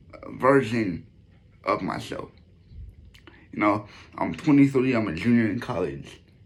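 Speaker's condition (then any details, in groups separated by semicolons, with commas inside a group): Cerebral palsy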